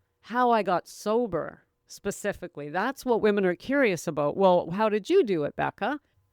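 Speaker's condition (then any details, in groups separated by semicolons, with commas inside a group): No condition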